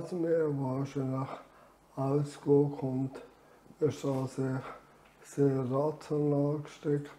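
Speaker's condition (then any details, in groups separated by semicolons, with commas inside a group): Amyotrophic lateral sclerosis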